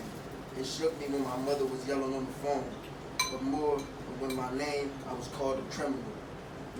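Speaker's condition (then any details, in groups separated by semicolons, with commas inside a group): No condition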